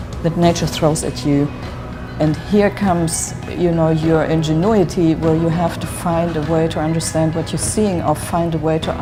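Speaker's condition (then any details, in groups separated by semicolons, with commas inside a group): No condition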